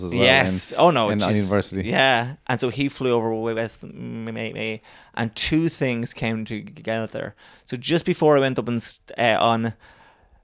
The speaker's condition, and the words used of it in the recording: Stuttering. And so like that's why you know like I say like I've kind of like leaned into stammering a bit in my acting.